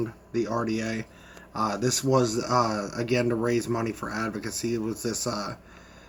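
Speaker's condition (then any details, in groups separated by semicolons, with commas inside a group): No condition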